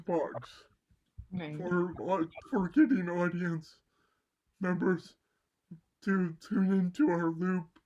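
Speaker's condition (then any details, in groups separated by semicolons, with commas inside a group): Cerebral palsy; mild left side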